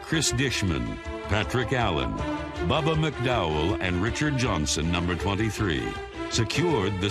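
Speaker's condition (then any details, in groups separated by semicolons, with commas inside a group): No condition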